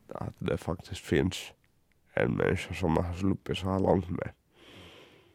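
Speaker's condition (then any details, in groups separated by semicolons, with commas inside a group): Cerebral palsy; uses wheelchair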